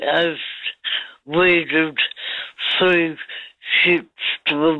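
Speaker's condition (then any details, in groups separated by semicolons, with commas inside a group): Cerebral palsy; speech affected all life, people thought her half cut (drunk) due to walk and speech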